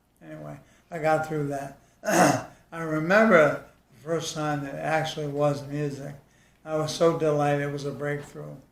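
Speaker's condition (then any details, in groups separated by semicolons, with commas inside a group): ALS; low energy, near loss of all speech; short of breath while talking, needs breaks, voice softens with fatigue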